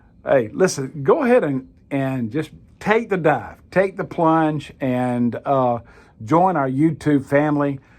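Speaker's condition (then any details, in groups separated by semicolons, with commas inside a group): No condition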